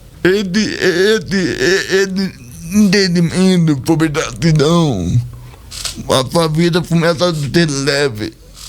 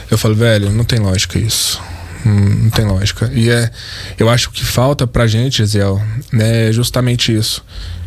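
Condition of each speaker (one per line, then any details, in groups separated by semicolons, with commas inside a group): Cerebral palsy; present from birth; speech not normal
No condition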